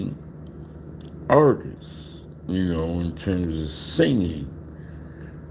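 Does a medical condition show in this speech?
Yes: slurred speech.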